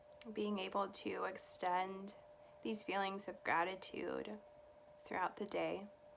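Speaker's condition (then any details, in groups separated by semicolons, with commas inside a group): No condition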